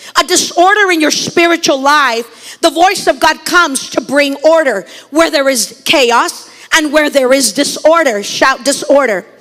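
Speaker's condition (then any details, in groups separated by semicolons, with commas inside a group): No condition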